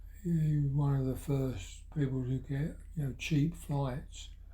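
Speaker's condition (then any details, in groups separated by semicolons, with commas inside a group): Parkinson's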